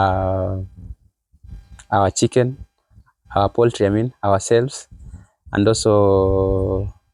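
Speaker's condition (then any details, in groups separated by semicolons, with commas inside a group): No condition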